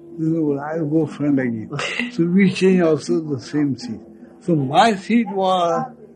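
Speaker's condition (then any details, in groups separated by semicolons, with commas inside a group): Speech loss after head injury; speech lost after accident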